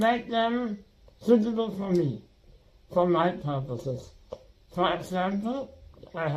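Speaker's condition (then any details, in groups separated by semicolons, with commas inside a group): Spinal muscular atrophy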